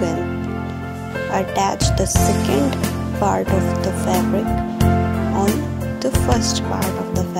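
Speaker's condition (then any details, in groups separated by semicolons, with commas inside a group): No condition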